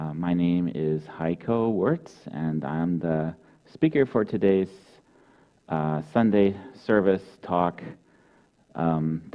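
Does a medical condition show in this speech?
No.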